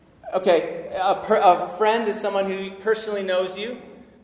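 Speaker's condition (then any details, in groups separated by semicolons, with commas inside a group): No condition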